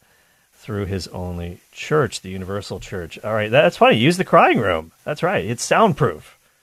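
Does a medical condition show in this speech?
No.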